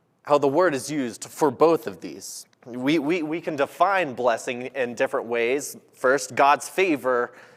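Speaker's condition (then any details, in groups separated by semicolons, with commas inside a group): No condition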